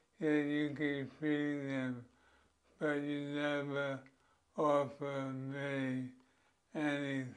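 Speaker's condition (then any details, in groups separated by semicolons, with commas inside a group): Parkinson's disease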